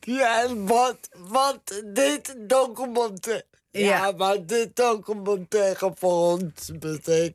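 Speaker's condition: Cerebral palsy; non-congenital acquired brain injury, left-sided brain damage linked to oxygen shortage, left-handed, occasional short-term memory problems

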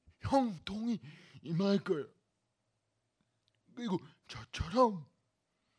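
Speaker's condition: Cerebral palsy; may need reoperation

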